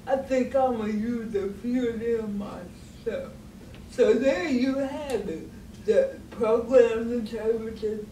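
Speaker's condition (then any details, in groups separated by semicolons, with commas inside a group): Cerebral palsy; speech impairment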